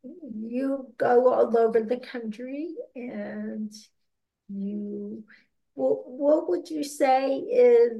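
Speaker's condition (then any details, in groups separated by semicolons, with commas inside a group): Aphasia and ataxia; progressive ataxia; cannot always pick out needed words, hard to clearly express ideas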